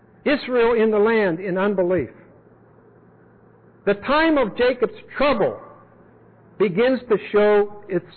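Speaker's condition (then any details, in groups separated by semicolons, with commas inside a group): No condition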